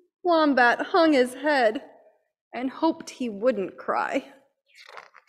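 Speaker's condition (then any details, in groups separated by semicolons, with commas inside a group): No condition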